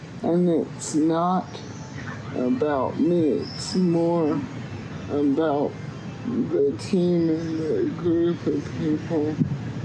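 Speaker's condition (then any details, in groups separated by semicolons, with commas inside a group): Cerebral palsy; cannot walk unaided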